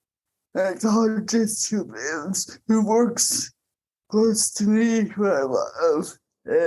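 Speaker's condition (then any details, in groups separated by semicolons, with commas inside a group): Cerebral palsy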